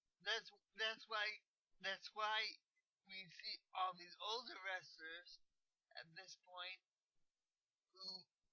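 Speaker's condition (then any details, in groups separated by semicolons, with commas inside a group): Cerebral palsy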